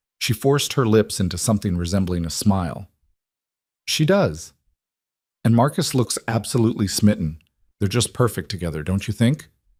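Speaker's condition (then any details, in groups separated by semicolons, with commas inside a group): No condition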